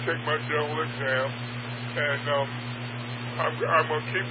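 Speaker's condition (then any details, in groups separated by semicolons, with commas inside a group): Parkinson's; largely wheelchair bound, unable to get around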